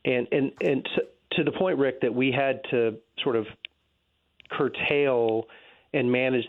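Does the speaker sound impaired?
No.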